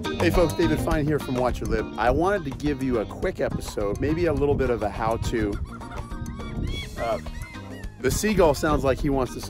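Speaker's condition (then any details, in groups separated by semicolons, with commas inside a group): No condition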